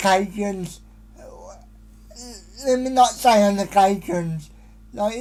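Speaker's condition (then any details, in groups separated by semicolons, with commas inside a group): Cerebral palsy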